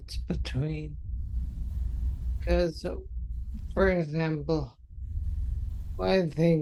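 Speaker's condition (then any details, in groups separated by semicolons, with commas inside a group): Multiple sclerosis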